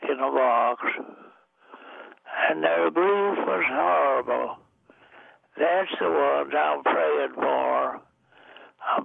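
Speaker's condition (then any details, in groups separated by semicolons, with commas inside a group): Deafness; also blind, age 99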